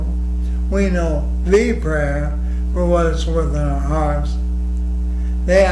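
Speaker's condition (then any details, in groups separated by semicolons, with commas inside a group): ALS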